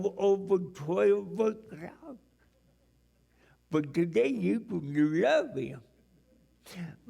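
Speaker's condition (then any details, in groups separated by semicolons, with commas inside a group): Cerebral palsy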